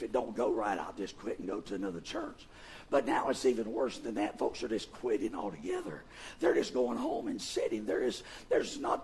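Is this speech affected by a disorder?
Yes: vocal fold paralysis, bilateral; speaks with false vocal folds; voice worse than before, Kermit-the-Frog-like, irritating, pushes much air.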